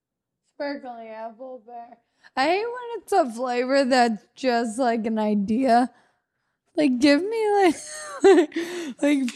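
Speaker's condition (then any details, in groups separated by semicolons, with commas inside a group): Friedreich's ataxia; wheelchair user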